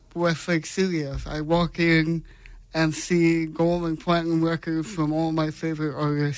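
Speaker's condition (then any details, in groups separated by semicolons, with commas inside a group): Cerebral palsy; congenital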